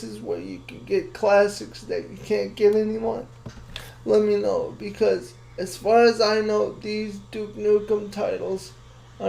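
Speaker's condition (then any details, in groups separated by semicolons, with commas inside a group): Cerebral palsy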